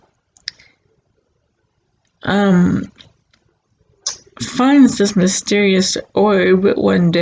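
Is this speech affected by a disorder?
Yes: cerebral palsy.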